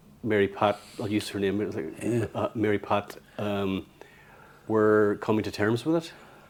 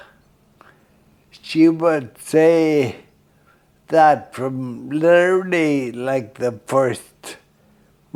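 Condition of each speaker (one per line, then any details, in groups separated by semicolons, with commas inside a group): No condition
Friedreich's ataxia; late-onset type, onset around age 40; over three decades since onset, slow progression, full-time wheelchair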